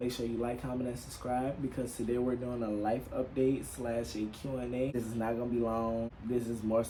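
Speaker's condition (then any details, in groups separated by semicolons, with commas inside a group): No condition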